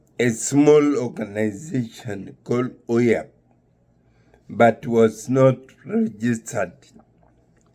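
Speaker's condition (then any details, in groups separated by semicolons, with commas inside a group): Neurological disease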